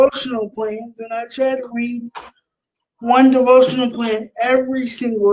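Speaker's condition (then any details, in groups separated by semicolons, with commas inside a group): Cerebral palsy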